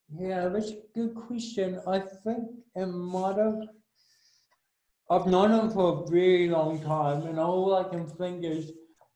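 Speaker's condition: Cerebral palsy; speech sounds affected by cerebral palsy

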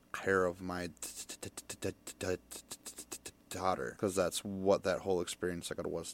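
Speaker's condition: Stutter; stutter since childhood, at least age 8, physically bullied for it; still stutters, public speaking and live energy healing sessions still hard, some days easier; no stutter when drunk from age 13, or high on stimulants after 24 hours awake; blocks

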